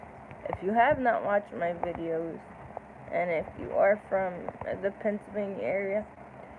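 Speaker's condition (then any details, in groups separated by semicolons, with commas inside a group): Cerebral palsy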